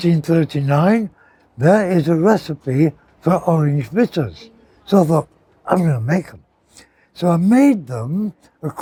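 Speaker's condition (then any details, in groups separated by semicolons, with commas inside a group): Partial glossectomy for tongue cancer; left tongue removed, reconstructed, 17.5-hour surgery, 6 weeks radiation; about 13 years after surgery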